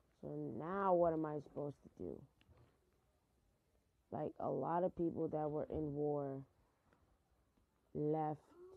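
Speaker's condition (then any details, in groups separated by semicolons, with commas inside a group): No condition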